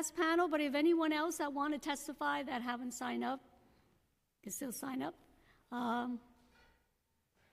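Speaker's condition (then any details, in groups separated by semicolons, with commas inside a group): No condition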